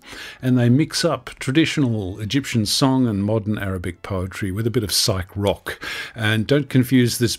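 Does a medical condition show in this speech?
No.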